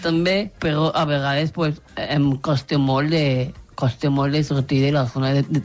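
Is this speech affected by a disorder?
Yes: Down syndrome; genetic, three copies of chromosome 21, intellectual disability.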